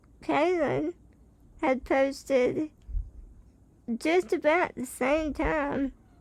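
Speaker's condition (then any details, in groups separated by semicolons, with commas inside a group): Spinal muscular atrophy type 2; able to speak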